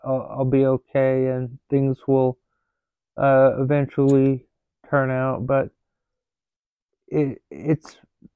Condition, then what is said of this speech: Stuttering. You have to say every day, even though you have a stutter and you speak slowly.